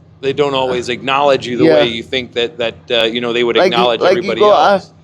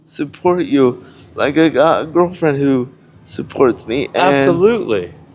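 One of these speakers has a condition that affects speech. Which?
The second: cerebral palsy; cannot walk.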